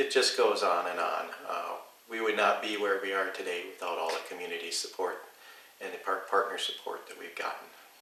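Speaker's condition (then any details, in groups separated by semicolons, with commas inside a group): No condition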